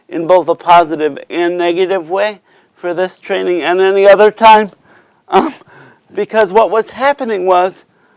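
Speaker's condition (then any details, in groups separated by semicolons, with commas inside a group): Cerebral palsy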